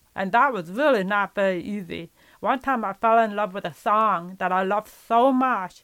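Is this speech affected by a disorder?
Yes: profound deafness; profoundly deaf since earliest memory, legally blind from early 20s, 10% peripheral vision left; relies on lip reading, knows some sign language but rarely uses it; learned to speak with speech therapist help, therapy in elementary and high school.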